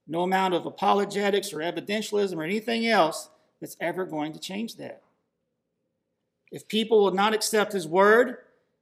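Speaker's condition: No condition

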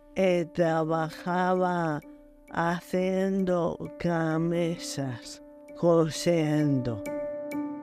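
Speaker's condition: Amyotrophic lateral sclerosis; progressive degenerative motor neuron disease, cognition spared, may compromise breathing and swallowing; no treatment available, told after diagnostic test

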